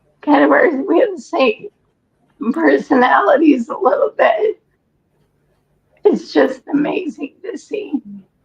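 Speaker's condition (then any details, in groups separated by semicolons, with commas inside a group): ALS; recently diagnosed, symptoms a year prior, difficulty rising; breathless after exertion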